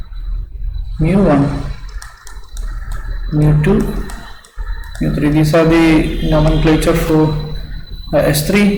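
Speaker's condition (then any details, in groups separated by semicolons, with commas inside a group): No condition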